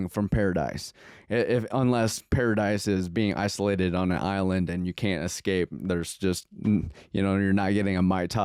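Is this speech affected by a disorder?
No.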